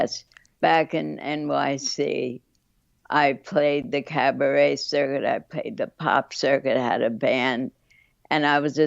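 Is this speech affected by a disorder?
Yes: parkinsonism from lyme disease; caused by Lyme disease; Lyme diagnosed 2 years ago.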